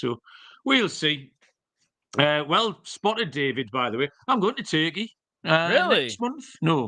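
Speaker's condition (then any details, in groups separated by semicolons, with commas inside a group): No condition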